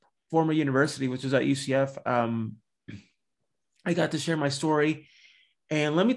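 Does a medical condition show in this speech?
No.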